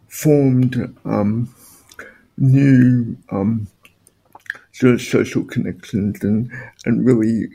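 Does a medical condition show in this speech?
Yes: spastic quadriplegic cerebral palsy; purely physical.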